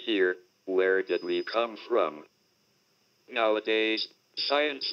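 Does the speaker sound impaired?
Yes: motor neuron disease (ALS), through a speech-generating device; body hardly works at all; discomfort.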